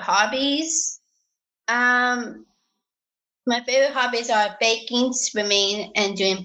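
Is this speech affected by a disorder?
Yes: Down syndrome; adult woman.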